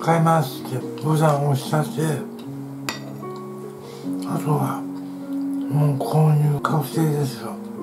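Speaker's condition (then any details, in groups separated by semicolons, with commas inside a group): Tongue cancer, partial glossectomy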